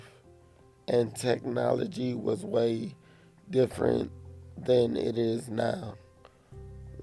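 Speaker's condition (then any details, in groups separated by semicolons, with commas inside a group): Cerebral palsy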